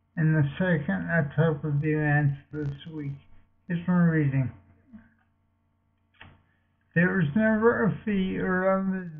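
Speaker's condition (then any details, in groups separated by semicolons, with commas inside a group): Multiple sclerosis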